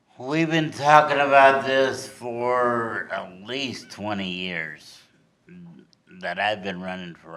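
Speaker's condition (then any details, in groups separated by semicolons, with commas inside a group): Cerebral palsy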